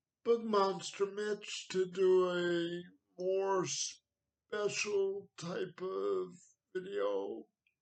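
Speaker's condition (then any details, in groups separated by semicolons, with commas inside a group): Cerebral palsy; wheelchair, needs transfer help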